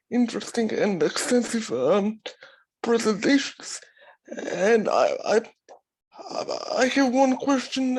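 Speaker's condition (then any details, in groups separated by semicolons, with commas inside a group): Cerebral palsy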